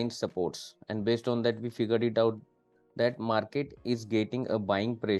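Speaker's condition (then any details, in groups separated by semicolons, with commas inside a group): No condition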